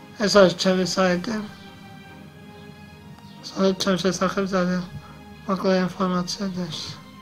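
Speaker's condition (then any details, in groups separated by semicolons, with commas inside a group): Muscular dystrophy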